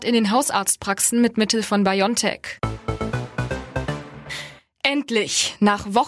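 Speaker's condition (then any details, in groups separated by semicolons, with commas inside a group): No condition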